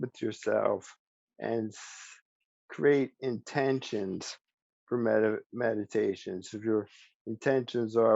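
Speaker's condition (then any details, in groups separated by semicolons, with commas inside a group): ALS; speech still preserved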